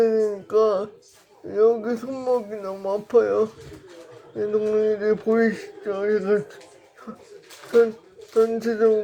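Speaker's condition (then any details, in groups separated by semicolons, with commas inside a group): Brain lesion disability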